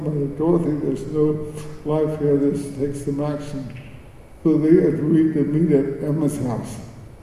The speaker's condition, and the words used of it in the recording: Cerebral palsy. And here is it's an injury at birth that affects your motor skills, like your speech, your walking, you're choking.